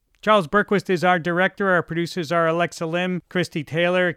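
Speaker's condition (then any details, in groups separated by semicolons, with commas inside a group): No condition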